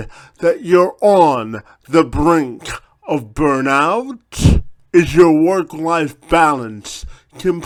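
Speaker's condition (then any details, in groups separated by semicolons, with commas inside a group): Cerebral palsy; from birth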